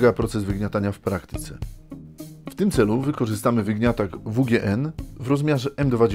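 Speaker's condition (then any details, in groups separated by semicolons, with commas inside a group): No condition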